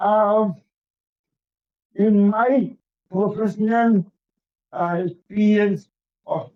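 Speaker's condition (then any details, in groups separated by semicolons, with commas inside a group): Cerebral palsy; affects coordination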